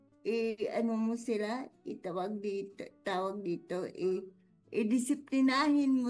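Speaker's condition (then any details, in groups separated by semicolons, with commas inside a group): Cerebral palsy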